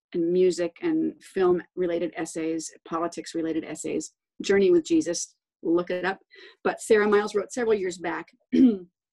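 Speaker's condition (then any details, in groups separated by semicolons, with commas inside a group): No condition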